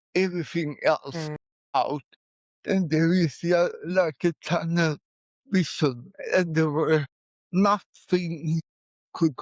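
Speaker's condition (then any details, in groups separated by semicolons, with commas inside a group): Cerebral palsy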